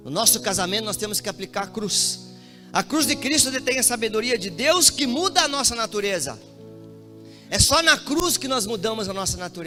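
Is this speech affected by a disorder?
No.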